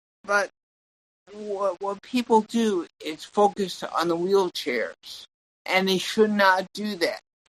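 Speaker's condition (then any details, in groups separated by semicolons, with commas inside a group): Cerebral palsy; talking slightly affected, speech therapy, former frequent stutter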